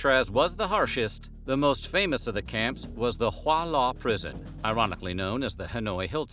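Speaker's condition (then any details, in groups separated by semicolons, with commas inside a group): No condition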